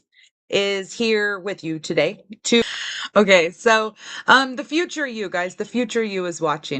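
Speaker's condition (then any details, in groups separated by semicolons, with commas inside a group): No condition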